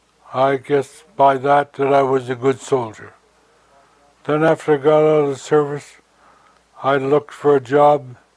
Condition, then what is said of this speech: Stroke. His speech slurred, his hands trembled.